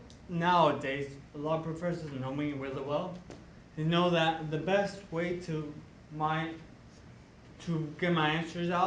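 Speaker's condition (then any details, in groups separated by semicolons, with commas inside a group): Traumatic brain injury; ataxia affecting balance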